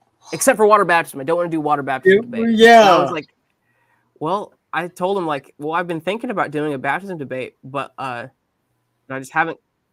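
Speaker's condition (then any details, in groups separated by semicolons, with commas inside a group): No condition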